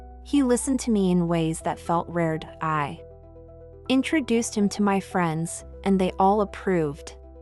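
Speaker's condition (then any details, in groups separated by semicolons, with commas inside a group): No condition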